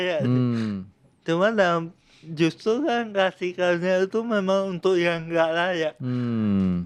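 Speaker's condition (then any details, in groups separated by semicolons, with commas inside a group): Cerebral palsy; from birth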